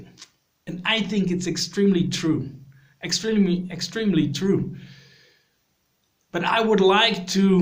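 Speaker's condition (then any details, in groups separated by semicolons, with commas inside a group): No condition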